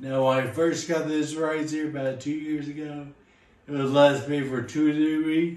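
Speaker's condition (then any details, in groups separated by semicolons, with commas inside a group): Friedreich's ataxia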